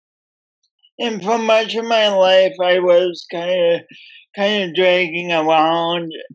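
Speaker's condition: Speech impediment from birth; oxygen loss at birth

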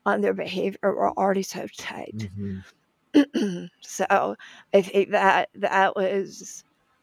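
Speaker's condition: Spasmodic dysphonia; shaky

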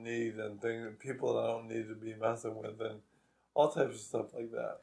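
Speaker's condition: ALS

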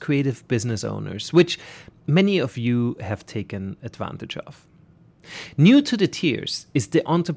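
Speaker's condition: No condition

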